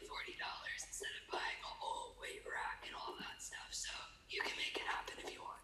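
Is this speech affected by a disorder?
Yes: laryngeal papillomatosis; recurring small papillomas growing in airway, periodic laser surgery to keep airway open; laser surgery to remove papillomas about a week ago; papillomas can block airway completely if not removed.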